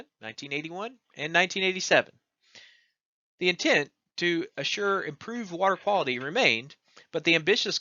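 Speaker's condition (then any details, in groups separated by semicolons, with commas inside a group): No condition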